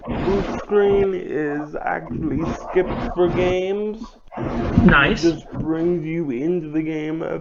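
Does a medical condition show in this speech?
Yes: cerebral palsy; limbs affected.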